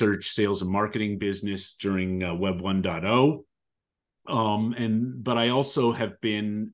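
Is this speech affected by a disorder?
No.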